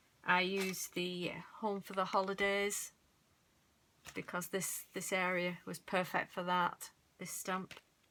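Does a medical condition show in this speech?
No.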